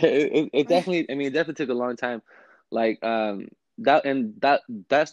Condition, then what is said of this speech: Stuttering. I think I told you that I have a, if you can't notice, I have a speech problem.